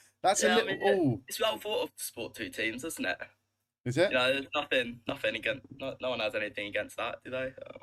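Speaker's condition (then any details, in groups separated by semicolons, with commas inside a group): No condition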